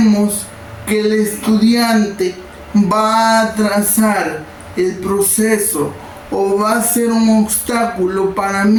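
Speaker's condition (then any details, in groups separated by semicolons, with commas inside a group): Cerebral palsy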